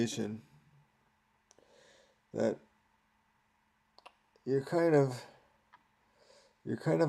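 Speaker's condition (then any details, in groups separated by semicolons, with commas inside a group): Cerebral palsy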